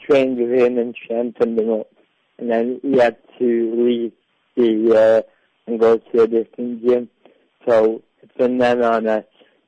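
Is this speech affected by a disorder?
Yes: cerebral palsy; diagnosed at birth, delayed developmental milestones, walked with walking frame, predicted lifelong electric wheelchair, prone to rounded shoulders; back muscle training straightened posture and brought shoulders back; predicted never to talk, parents paid for speech therapy.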